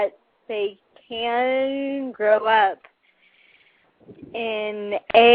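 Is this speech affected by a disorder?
Yes: cerebral palsy.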